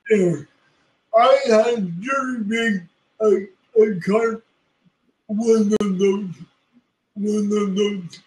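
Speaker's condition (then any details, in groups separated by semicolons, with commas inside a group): Cerebral palsy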